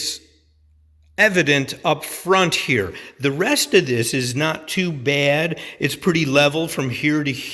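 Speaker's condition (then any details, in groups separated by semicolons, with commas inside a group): No condition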